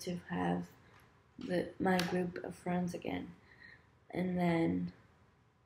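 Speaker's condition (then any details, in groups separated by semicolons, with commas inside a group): Cerebral palsy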